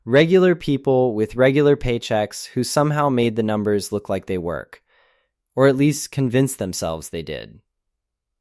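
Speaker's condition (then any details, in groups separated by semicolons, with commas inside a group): No condition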